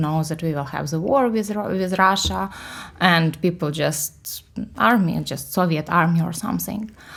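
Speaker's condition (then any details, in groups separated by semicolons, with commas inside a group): No condition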